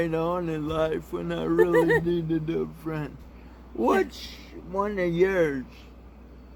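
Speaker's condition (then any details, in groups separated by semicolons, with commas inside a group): Cerebral palsy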